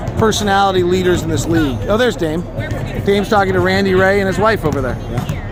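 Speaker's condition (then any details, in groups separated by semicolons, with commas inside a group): No condition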